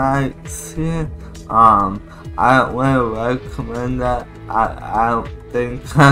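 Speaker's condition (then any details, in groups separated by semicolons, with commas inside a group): Cerebral palsy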